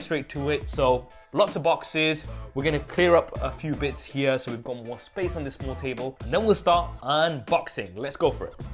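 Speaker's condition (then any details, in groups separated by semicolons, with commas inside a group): No condition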